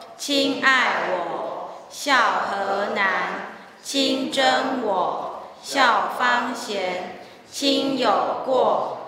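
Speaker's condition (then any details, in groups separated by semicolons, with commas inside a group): No condition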